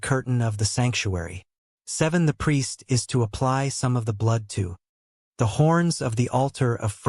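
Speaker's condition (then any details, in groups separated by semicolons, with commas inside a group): No condition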